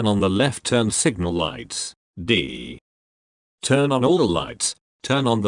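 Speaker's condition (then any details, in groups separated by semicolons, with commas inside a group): No condition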